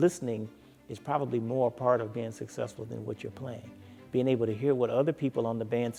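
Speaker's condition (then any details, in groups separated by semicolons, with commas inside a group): No condition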